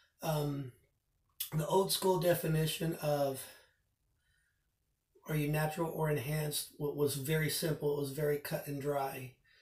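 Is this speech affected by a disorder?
No.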